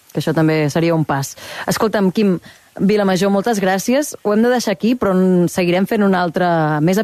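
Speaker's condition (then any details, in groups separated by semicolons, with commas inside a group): No condition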